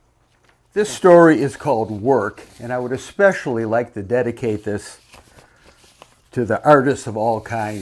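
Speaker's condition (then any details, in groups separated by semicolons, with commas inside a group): No condition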